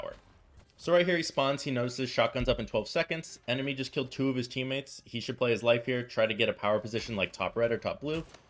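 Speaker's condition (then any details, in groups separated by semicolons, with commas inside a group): No condition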